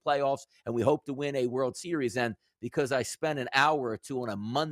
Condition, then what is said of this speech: None; typical speech.